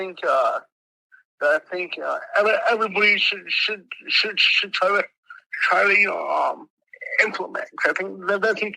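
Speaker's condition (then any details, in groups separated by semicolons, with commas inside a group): Mild cerebral palsy; speech impediment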